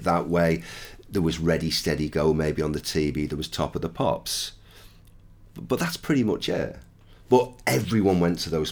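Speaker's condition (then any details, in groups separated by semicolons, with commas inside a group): No condition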